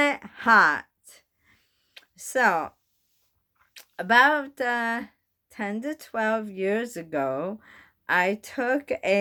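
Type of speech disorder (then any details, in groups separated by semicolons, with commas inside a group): Bulbar dysarthria; bulbar onset ALS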